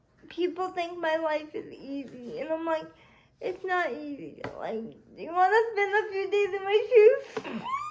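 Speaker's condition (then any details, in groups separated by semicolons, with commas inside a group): Cerebral palsy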